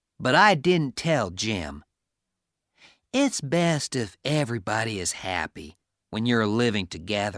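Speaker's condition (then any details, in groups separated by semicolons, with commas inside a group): No condition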